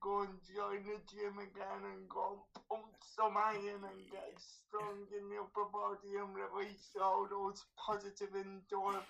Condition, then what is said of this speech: Cerebral palsy. Sometimes when I'm going to schools, I've had school children ask me, if I'm upset, am I crying?